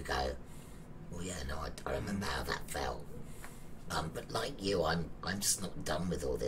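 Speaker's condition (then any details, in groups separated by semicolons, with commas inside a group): Laryngectomy; breathes through neck, presses valve to speak, swallowing trouble, mucus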